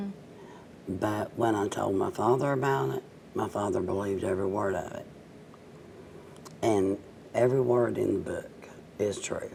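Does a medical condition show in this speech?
Yes: cerebral palsy, mild.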